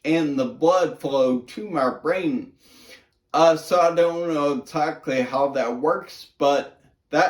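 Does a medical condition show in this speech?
Yes: brain injury.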